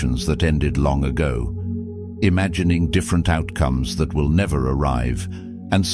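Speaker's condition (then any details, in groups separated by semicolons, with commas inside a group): No condition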